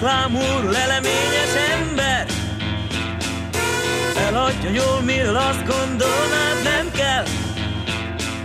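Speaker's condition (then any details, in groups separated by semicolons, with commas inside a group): No condition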